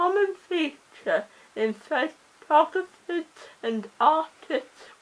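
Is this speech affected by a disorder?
Yes: cerebral palsy; oxygen starvation at birth.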